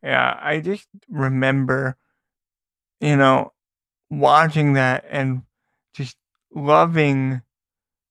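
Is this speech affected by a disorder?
Yes: cerebral palsy; not a smooth, fast talking radio voice.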